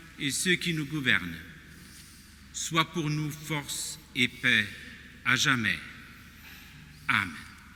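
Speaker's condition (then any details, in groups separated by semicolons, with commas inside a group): No condition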